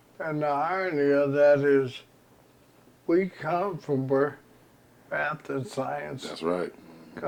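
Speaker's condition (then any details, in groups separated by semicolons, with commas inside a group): ALS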